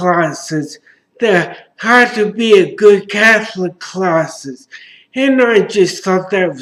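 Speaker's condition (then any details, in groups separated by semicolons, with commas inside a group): Traumatic brain injury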